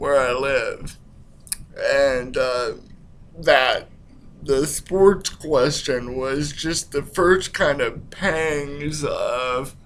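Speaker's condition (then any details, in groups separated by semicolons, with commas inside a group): Cerebral palsy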